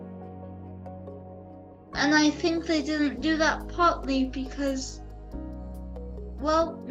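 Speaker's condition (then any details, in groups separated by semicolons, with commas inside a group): Cerebral palsy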